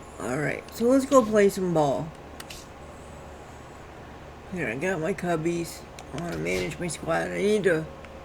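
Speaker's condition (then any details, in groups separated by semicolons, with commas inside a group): Cerebral palsy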